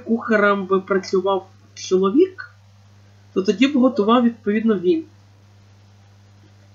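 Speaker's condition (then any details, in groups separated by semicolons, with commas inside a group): No condition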